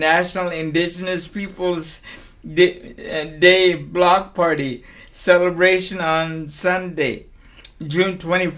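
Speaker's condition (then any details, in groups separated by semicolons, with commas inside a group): Cerebral palsy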